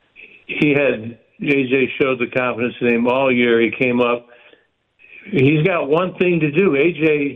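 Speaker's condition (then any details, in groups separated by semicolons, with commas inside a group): Parkinson's; stays active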